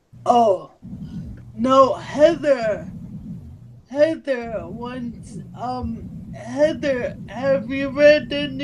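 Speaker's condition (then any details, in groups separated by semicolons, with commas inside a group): Cerebral palsy; able to speak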